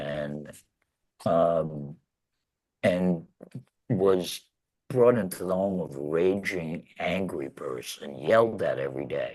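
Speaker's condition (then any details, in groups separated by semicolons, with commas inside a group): Laryngectomy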